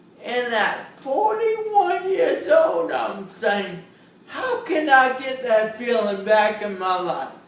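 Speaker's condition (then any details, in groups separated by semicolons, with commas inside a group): Cerebral palsy; since birth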